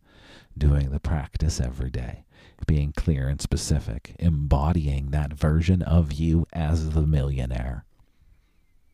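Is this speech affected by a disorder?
No.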